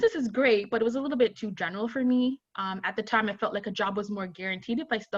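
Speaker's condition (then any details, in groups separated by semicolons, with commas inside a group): No condition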